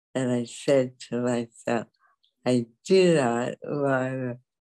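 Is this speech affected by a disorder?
Yes: dystonia; dystonia from age 20, affects walking and speech, right leg kicked left ankle, no cure; speech loss began after UCLA, mute 40 years, typed needs on typewriter, symptoms when speaking.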